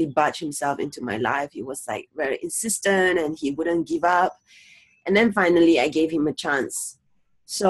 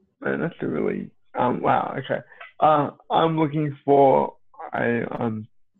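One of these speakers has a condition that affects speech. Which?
The second: cerebral palsy; since birth, fully reliant on electric wheelchair.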